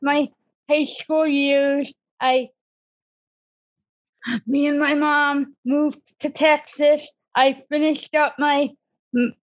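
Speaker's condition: Cerebral palsy; disability since childhood

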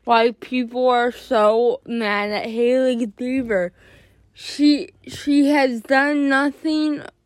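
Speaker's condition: Cerebral palsy; more jerking in class

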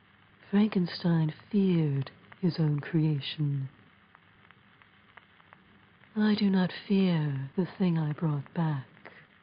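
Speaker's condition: No condition

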